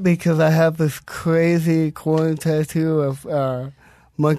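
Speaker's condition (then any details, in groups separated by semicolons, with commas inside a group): Cerebral palsy; present from birth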